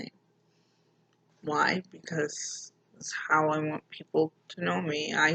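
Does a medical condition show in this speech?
Yes: mild cerebral palsy.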